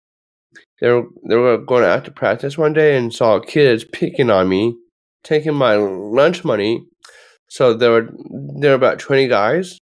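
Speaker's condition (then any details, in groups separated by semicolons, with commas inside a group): Down syndrome; present from birth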